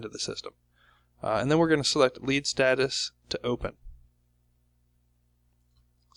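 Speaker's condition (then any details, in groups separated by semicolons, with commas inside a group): No condition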